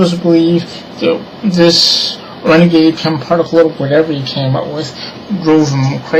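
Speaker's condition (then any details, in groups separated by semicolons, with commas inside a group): Cerebral palsy; diplegia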